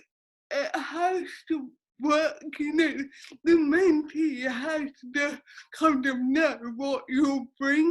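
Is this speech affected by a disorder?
Yes: cerebral palsy.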